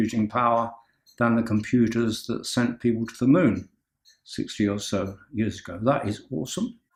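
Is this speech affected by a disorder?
No.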